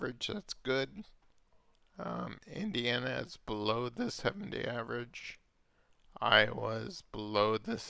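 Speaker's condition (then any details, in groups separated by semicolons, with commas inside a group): Multiple sclerosis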